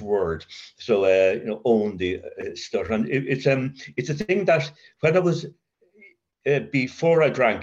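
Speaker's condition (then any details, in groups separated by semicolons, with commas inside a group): Covert stutter; severe childhood stutter, linked to adverse childhood experience, child guidance clinic, worse with teacher's punishment, covert since sobriety; still gets occasional blocks, uses voice as main working tool; stutters in mind more than aloud, avoids feared words, voice never feels own; repeated sounds, blocks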